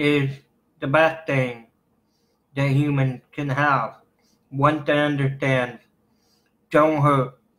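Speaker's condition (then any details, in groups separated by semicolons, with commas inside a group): Cerebral palsy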